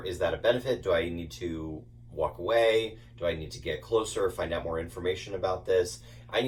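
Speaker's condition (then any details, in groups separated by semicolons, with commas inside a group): No condition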